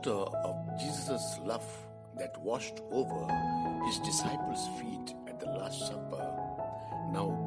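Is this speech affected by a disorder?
No.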